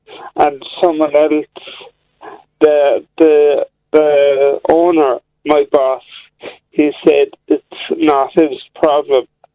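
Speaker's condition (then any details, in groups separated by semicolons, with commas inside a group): Slurred speech, mild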